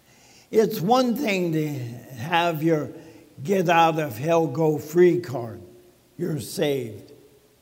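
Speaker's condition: ALS; talking funny

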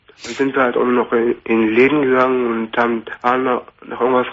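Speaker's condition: Stuttering; stutter onset at age 5, neurological cause per therapists, possibly earlier accident, years of outpatient therapy; about 12 years since onset, improved since childhood, finished first 5-week inpatient phase in Bonn; mild stutter, clear sentences with slight breaks, stutter-control technique, fluency shaping linking words on one breath; prolonged sounds

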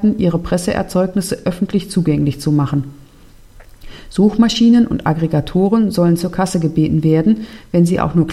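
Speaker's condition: No condition

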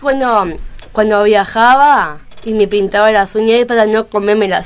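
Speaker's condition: Down syndrome; adult aged 32

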